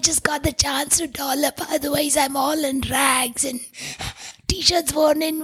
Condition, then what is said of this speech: Tracheostomy. See, I have to use a finger. I have to block this hole and only then there's audibility.